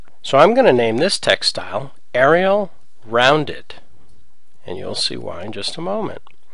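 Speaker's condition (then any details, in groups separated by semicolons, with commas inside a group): No condition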